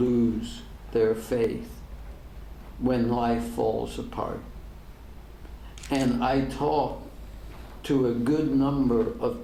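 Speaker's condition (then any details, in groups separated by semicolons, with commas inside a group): ALS; degenerative; diagnosed ten years ago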